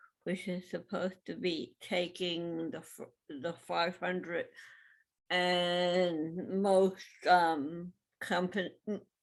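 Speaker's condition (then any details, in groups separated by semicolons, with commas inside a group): Cerebral palsy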